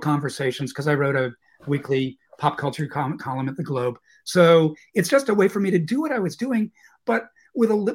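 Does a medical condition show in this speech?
No.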